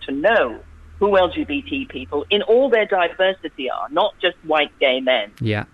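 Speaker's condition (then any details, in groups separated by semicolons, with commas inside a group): No condition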